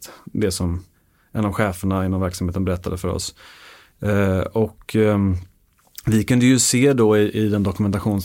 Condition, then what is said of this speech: None; typical speech.